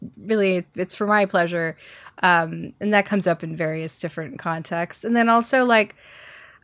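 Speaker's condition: No condition

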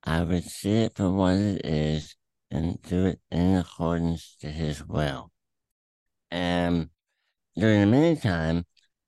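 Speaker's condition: Throat cancer; terminal

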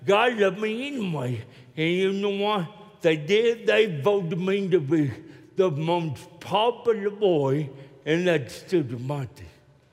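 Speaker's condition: Cerebral palsy; still talks funny

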